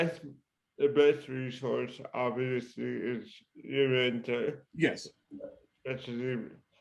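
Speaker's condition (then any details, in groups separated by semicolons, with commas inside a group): Cerebral palsy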